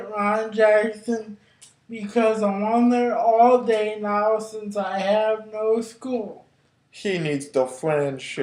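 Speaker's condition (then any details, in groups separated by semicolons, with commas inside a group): Cerebral palsy; brain injury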